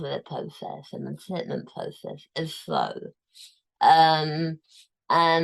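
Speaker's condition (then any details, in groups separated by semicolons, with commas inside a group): Tongue cancer, tongue removed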